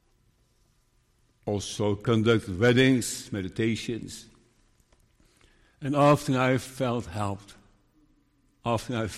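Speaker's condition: Parkinson's disease; still preaching

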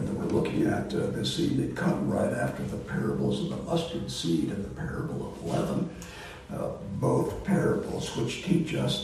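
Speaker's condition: Voice disorder; not contagious

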